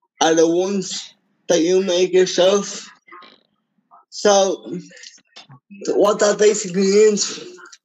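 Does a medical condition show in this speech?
Yes: cerebral palsy; cerebral palsy from lack of oxygen to brain at birth, affects mobility; can speak for himself.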